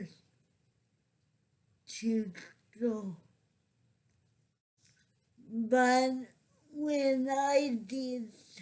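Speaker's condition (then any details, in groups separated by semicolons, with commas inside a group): Cerebral palsy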